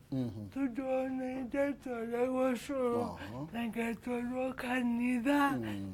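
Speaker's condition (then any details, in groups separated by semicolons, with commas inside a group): Cerebral palsy; speaks slowly, speaking effortful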